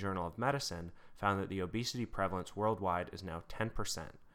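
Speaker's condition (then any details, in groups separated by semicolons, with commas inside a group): No condition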